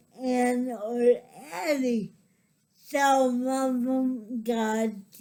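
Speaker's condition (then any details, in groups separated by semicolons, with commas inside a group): Cerebral palsy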